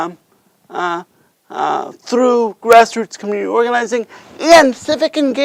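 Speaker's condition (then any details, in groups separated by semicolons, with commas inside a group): Cerebral palsy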